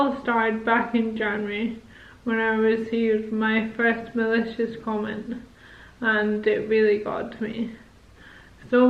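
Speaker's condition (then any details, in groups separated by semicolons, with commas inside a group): Motor neurone disease; onset in left hand; diagnosed five years ago, at age 19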